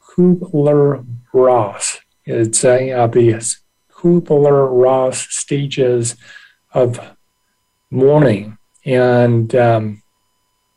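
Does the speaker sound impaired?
Yes: aphasia after stroke; rather severe stroke at 28 as first-year resident, impaired dominant right hand; 20 years post-stroke, not back to 100%, still does therapeutic activities; initially no spoken or written language, relearned speech through therapy, still struggles a little forming words.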